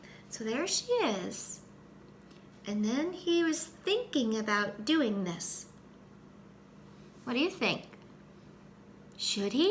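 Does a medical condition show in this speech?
No.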